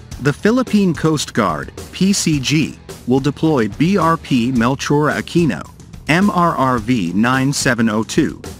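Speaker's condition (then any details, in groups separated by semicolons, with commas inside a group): No condition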